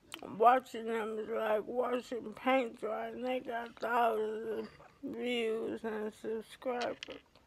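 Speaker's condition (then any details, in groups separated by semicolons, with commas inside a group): ALS; affects hands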